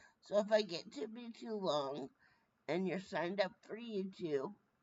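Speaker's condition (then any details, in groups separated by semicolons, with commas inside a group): Brain injury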